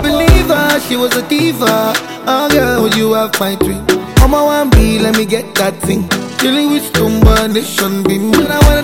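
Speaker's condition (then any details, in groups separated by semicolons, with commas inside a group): No condition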